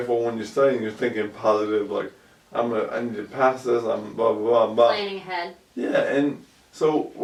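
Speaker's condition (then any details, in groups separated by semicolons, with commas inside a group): ALS; about 2 years since onset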